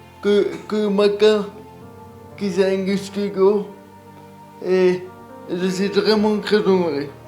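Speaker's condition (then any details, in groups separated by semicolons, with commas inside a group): Cerebral palsy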